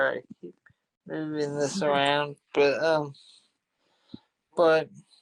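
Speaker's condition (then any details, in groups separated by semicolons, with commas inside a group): Traumatic brain injury; ongoing therapy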